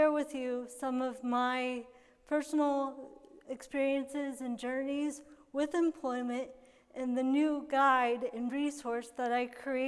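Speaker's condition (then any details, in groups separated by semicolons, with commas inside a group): Cerebral palsy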